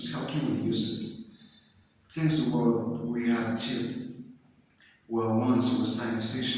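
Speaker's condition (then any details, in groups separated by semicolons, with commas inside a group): No condition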